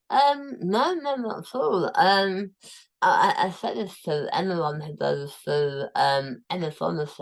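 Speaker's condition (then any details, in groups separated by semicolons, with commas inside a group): Tongue cancer, tongue removed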